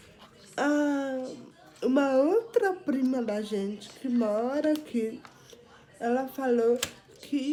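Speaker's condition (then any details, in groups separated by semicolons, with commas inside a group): Cerebral palsy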